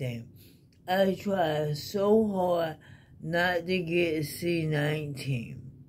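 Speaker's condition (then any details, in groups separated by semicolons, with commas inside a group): ALS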